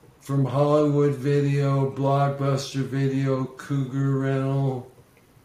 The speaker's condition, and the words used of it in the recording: ALS (motor neuron disease). We can we can hear you loud and clear.